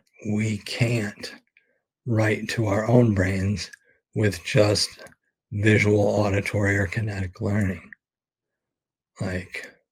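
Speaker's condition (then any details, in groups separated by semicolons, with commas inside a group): ALS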